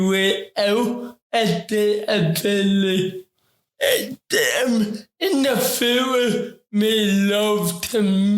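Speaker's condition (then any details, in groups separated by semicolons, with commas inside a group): Ataxic cerebral palsy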